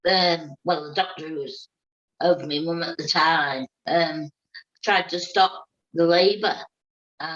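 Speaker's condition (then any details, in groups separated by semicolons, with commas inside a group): Cerebral palsy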